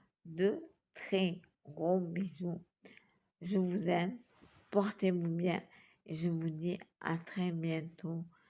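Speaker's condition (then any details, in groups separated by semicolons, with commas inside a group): Multiple sclerosis; back pain cuts off breathing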